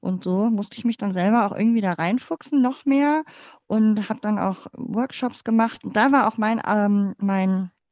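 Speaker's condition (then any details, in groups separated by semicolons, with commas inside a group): Cleft palate; congenital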